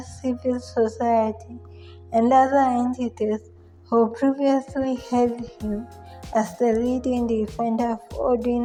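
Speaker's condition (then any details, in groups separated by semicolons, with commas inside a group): Cerebral palsy; from birth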